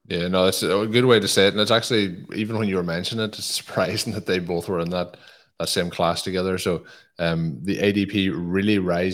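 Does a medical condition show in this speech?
No.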